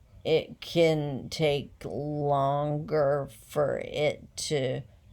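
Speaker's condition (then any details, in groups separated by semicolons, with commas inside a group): Essential tremor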